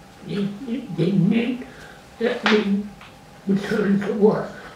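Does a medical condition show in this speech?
Yes: acquired brain injury; speech therapy during recovery.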